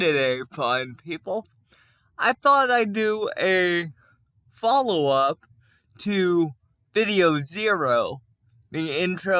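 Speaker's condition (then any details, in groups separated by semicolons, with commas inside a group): Cerebral palsy; onset at 5 months after breathing stopped, cannot walk; 38 years old, needs help with physical tasks; can speak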